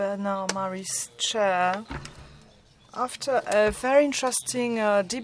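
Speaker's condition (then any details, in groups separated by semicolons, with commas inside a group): No condition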